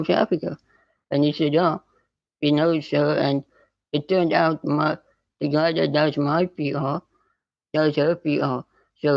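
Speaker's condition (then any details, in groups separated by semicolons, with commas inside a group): Spinal muscular atrophy type 2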